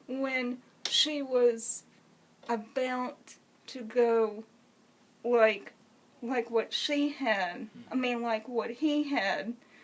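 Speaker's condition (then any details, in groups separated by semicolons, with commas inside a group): Cerebral palsy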